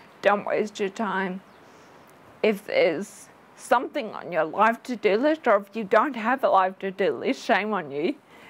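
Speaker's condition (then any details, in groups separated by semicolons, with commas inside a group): Friedreich's ataxia; progressive nervous system breakdown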